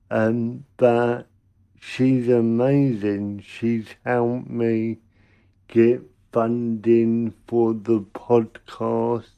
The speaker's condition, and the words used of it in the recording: Cerebral palsy. No, you're fine. I'm only speaking quiet because I've got thin walls.